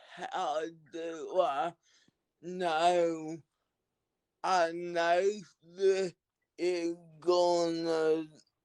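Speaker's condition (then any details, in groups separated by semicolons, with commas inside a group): Cerebral palsy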